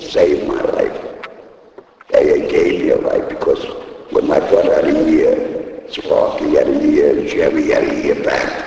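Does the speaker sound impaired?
Yes: laryngectomy; speaks using device in throat.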